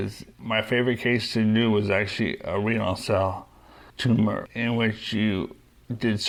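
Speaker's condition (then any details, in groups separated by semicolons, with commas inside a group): Young onset Parkinson's disease; young onset, hereditary LRRK2, deep brain stimulator implanted; diagnosed at 38, deep brain stimulation and medication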